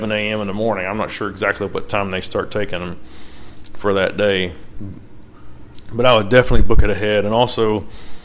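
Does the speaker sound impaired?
No.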